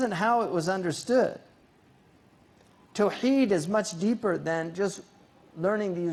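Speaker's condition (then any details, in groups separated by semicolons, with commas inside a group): No condition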